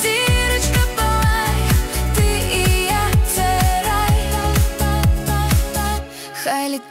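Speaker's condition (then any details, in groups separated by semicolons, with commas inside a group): No condition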